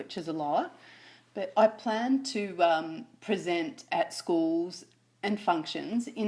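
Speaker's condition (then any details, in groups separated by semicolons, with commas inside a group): No condition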